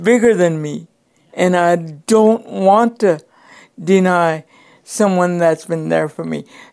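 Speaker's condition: Cerebral palsy; cerebral palsy present from birth

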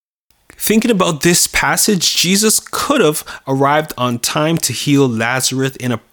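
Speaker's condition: No condition

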